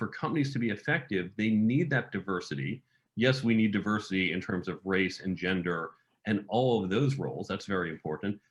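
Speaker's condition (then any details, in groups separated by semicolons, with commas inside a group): No condition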